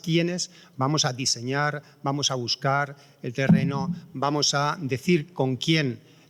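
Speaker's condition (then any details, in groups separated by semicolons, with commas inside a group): No condition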